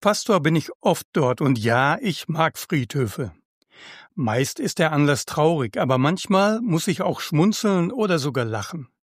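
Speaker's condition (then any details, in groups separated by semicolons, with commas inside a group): No condition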